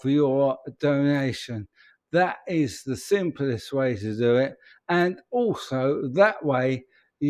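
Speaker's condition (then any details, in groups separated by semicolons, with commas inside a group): ALS; speech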